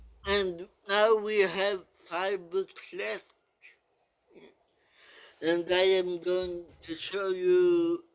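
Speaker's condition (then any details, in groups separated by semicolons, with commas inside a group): Cerebral palsy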